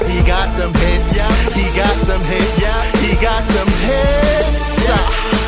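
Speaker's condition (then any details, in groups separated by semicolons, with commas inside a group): No condition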